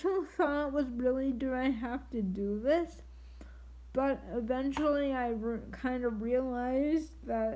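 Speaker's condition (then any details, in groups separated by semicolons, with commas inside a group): Triplegic cerebral palsy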